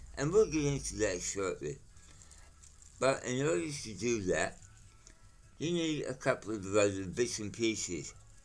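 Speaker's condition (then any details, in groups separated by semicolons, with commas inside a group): Mouth cancer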